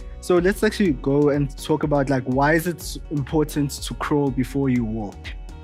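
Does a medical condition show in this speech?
No.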